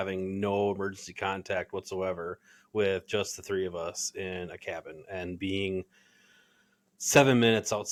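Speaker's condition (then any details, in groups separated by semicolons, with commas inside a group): No condition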